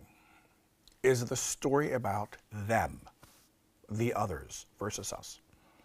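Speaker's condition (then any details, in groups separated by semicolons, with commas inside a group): No condition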